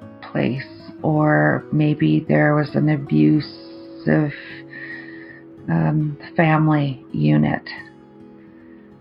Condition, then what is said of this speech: Aphasia. To talk about something that I know pretty well, and my aphasia is getting a lot better.